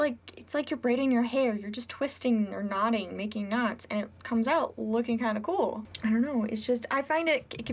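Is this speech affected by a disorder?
No.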